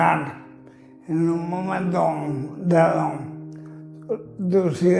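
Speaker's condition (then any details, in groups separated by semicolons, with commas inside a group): Amyotrophic lateral sclerosis (ela)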